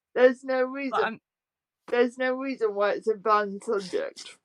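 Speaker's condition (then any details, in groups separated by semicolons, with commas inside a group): Spastic quadriplegic cerebral palsy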